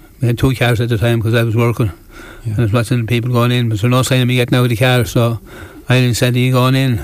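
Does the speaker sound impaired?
Yes: Parkinson's; onset around age 65, first sign unexplained fall at handball, diagnosed by neurologist in Kilkenny; about 12 years since onset, age 80, not feeling great this morning.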